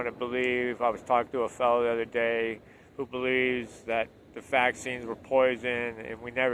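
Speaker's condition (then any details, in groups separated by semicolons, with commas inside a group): No condition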